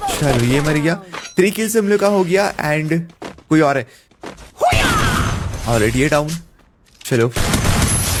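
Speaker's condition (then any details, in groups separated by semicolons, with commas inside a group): No condition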